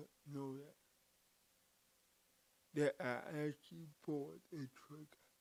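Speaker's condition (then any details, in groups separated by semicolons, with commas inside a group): Cerebral palsy; from birth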